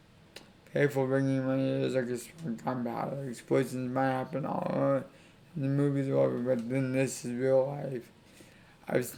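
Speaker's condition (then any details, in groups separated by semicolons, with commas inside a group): Cerebral palsy; affects legs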